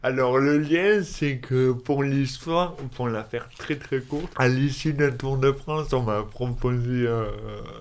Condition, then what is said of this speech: Dystonia. Et pour moi, c'est vraiment la motricité fine et l'élocution.